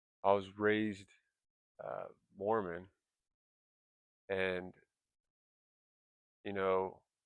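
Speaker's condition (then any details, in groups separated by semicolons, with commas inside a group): No condition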